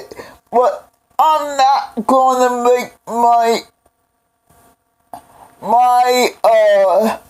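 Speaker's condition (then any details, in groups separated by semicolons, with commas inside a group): Cerebral palsy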